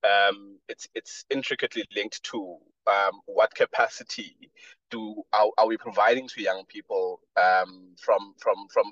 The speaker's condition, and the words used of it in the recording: Stuttering. I have sort of a speech impediment.